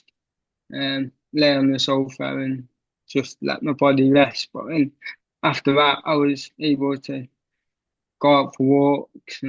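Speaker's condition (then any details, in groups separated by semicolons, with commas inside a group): Cerebral palsy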